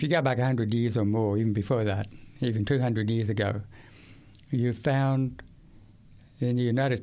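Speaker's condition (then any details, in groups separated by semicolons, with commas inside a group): Profound deafness; profound deafness acquired at age 8 after language acquisition, not born deaf; speaks orally, language acquired before hearing loss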